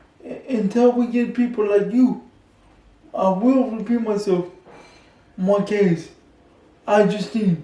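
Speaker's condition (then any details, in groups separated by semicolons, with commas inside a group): Cerebral palsy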